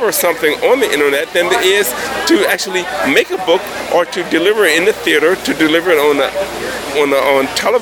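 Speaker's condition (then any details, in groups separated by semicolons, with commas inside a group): No condition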